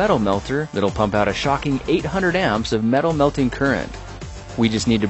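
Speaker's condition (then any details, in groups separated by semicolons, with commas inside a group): No condition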